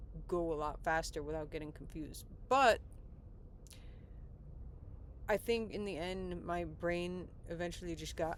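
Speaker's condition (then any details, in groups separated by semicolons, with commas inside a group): No condition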